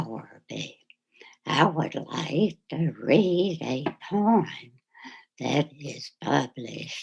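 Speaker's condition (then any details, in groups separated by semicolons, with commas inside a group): Spasmodic dysphonia; faulty brain signals to vocal cords; repeated Botox injections, benefit lasts about 3 months; voice lost, hard to understand, smoother after injections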